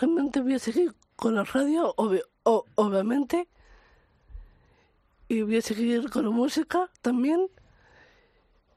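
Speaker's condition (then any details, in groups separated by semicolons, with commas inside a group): Down syndrome; trisomy 21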